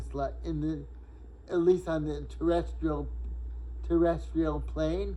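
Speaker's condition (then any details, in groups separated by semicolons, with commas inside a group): Cerebral palsy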